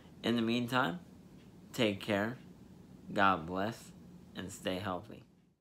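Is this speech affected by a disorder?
Yes: spastic diplegia cerebral palsy.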